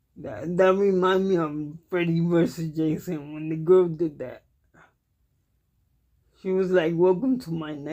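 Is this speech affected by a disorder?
Yes: cerebral palsy; cannot walk, uses wheelchair.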